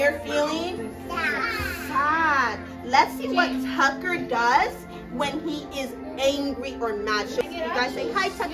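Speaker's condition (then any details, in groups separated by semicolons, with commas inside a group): No condition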